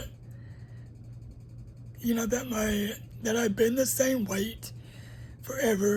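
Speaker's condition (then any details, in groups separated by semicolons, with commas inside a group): Cerebral palsy; uses a wheelchair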